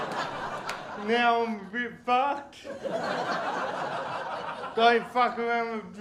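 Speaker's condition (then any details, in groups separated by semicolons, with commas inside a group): Cerebral palsy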